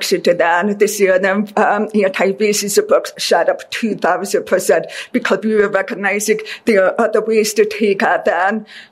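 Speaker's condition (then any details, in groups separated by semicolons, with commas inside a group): Deafness; deaf since childhood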